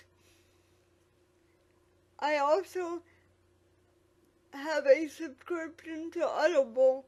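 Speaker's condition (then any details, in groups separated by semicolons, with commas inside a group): Quadriplegic cerebral palsy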